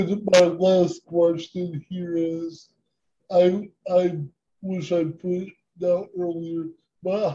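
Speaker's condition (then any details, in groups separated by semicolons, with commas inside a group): Cerebral palsy; speech impairment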